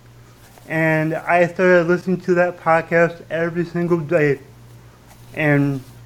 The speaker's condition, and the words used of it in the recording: Stuttering. So that is my way to not stutter in the next